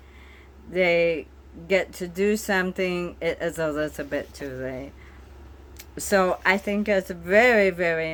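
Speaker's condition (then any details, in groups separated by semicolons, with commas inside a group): Bulbar ALS; bulbar onset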